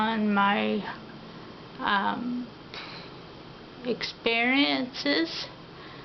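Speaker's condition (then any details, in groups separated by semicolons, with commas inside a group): Ataxia; affects mouth and tongue coordination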